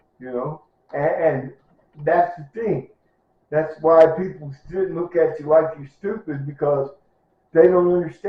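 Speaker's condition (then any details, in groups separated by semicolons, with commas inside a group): Cerebral palsy; milder form; diagnosed at birth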